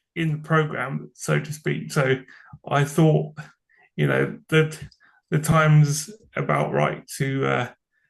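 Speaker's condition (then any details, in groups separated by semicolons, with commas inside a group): Cerebral palsy; from birth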